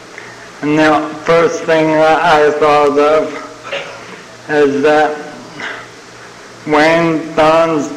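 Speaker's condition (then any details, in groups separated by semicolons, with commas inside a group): ALS (Lou Gehrig's disease); young onset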